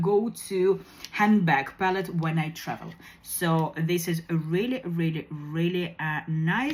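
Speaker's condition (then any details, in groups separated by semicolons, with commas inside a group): No condition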